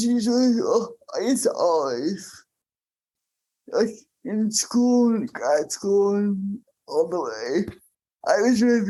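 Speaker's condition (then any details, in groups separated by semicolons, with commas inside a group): Cerebral palsy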